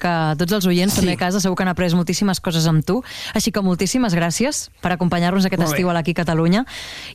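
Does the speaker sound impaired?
No.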